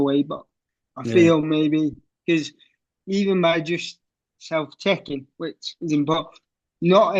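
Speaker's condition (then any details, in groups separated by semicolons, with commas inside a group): Cerebral palsy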